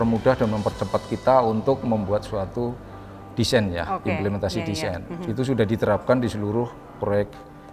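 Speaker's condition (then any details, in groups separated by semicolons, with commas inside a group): No condition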